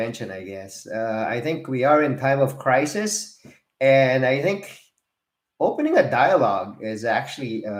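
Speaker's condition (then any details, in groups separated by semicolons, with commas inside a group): No condition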